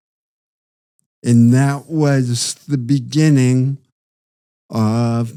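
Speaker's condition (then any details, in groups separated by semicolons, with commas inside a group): Parkinson's disease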